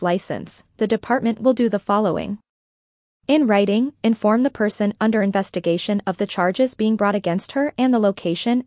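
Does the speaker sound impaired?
No.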